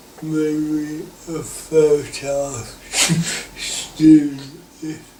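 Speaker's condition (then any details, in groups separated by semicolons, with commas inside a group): Cerebral palsy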